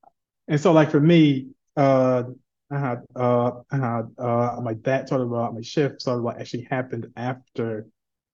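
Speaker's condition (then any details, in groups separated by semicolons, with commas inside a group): Stuttering; stutter since childhood, severe in youth, older brother also stuttered, past stuttering therapy; no longer in therapy, open about stuttering; stuttered a lot in job interviews, missed job opportunities; repeated sounds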